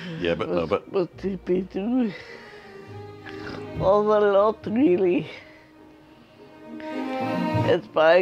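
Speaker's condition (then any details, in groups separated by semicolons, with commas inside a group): Multiple sclerosis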